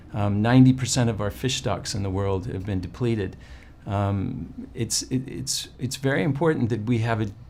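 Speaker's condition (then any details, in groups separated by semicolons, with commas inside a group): No condition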